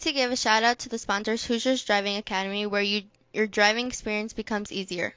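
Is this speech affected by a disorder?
No.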